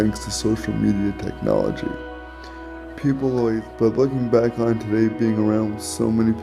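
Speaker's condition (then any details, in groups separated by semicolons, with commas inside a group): Cerebral palsy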